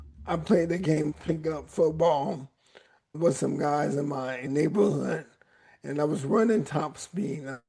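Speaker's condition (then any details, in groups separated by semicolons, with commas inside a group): ALS; voice raspy at times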